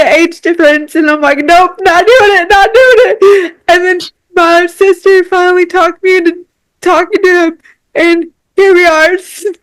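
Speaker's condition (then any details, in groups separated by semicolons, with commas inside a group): Cerebral palsy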